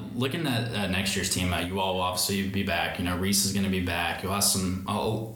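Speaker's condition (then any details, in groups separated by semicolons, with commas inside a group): No condition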